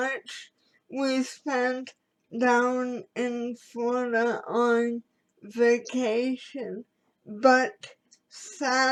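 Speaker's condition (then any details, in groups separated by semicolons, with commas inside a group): Cerebral palsy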